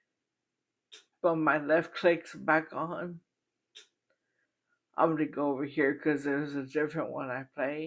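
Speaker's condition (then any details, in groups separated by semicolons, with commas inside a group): Bulbar onset ALS, speech-generating device; learning AAC device, uses eye tracker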